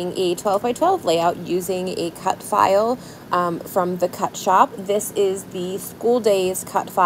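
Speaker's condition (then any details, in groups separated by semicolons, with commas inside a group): No condition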